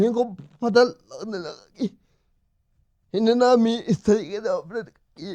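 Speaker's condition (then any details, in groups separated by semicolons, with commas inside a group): Cerebral palsy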